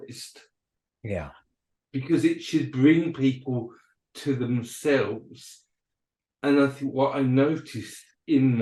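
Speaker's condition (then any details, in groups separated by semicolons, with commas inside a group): Cerebral palsy and dyspraxia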